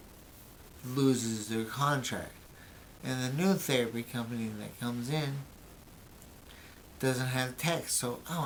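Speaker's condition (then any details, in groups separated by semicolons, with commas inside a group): Brain injury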